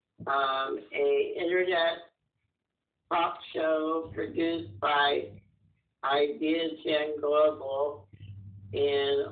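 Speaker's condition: Muscular dystrophy; physical disability

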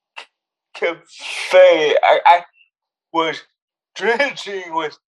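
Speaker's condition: Cerebral palsy; cerebral palsy since birth

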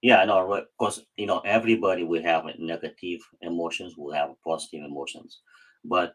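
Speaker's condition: Cleft palate; hard to speak growing up

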